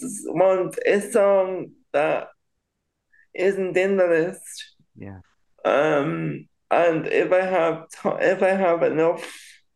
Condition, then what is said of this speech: Cerebral palsy. It just takes a bit longer to try and form the thoughts and then put them into words.